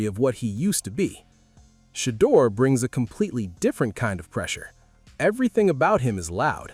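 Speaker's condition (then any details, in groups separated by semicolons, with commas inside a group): No condition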